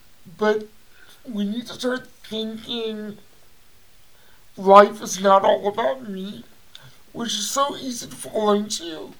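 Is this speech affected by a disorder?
Yes: cerebral palsy; voice audibly affected.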